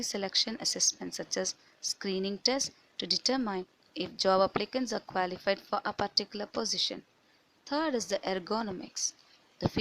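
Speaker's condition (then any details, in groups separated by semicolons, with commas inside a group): No condition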